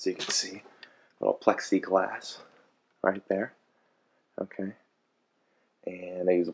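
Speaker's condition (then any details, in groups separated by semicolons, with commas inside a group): No condition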